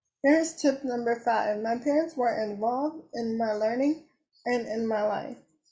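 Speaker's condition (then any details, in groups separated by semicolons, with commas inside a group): Cerebral palsy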